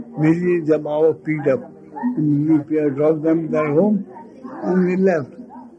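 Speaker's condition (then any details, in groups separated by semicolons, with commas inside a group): Speech loss after head injury; listeners say understandable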